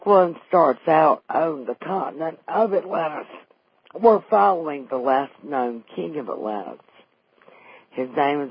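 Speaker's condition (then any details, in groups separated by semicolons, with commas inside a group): Vocal cord paralysis after stroke, unilateral vocal fold paralysis; familial stroke at age 35, one vocal cord paralyzed, wheelchair user, left hand slightly impaired; can no longer sing since vocal cord paralysis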